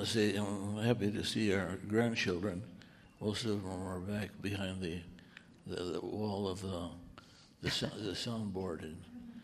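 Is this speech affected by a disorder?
Yes: Parkinson's; over 14 years since onset.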